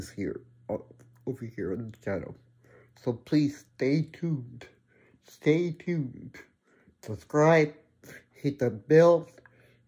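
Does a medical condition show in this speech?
Yes: athetoid cerebral palsy; speech, wheelchair.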